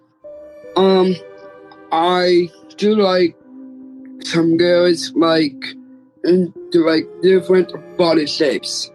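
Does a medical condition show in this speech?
Yes: Down syndrome; age 20; a little hard to understand at first, voice sounds different from other artists.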